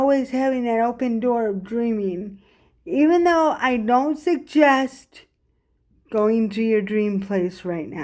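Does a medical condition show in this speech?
Yes: cerebral palsy.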